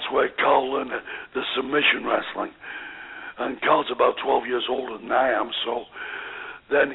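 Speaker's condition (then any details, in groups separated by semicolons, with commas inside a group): Voice box damage after neck operation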